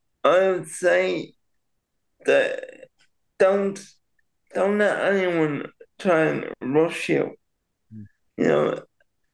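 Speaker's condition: Cerebral palsy; very slightly delayed speech

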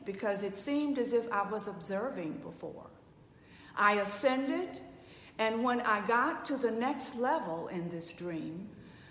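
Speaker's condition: No condition

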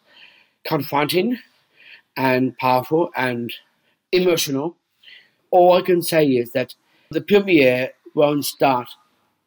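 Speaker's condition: Down syndrome

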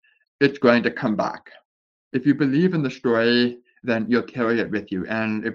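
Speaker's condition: Deafness with speech impediment, born deaf; some words difficult to say

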